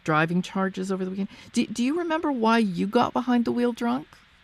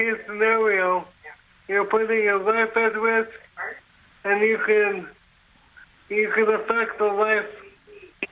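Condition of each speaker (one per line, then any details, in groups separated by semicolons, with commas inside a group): No condition
Brain injury; severe, drunk driving crash, quadriplegic; injured as teenager; speech difficulty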